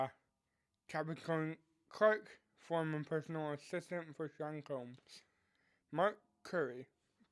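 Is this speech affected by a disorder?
Yes: cerebral palsy.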